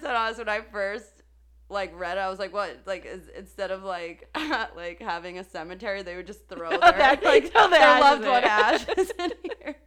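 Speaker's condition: No condition

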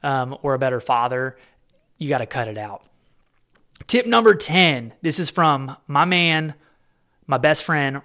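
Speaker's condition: No condition

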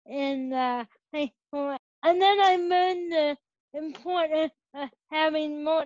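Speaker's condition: Cerebral palsy; present from birth; age 21

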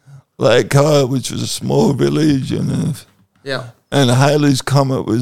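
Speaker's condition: Cerebral palsy

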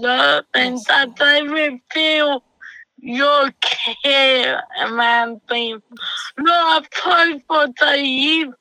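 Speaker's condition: Cerebral palsy; doctor told mother of diagnosis

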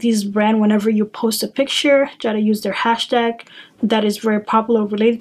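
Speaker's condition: No condition

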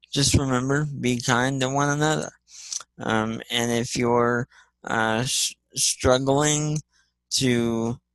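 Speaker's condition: Spastic cerebral palsy; off nearly all medications

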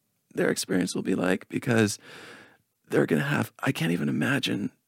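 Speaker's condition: Spasmodic dysphonia; lower voice less consistent, higher pitch more pinched but words get out

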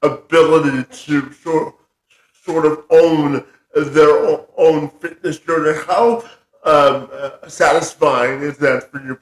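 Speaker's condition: Cerebral palsy; present from birth

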